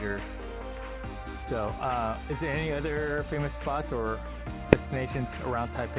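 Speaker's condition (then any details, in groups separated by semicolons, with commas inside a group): No condition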